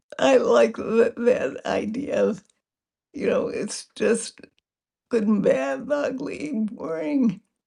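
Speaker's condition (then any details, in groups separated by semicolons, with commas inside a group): Multiple sclerosis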